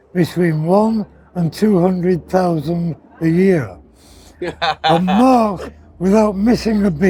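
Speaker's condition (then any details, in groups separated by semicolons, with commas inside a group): Partial glossectomy for tongue cancer; left tongue removed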